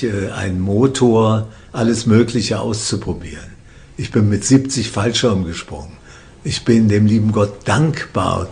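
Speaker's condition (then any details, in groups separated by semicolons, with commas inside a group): Parkinson's disease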